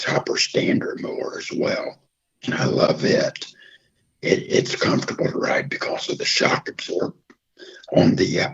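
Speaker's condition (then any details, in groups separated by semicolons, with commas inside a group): Throat cancer, half voicebox, partial laryngectomy; half of voicebox removed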